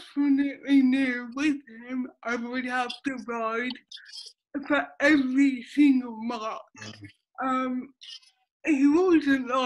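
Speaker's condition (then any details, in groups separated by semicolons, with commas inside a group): Cerebral palsy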